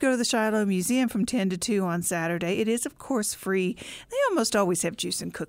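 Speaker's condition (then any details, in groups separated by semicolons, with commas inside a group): No condition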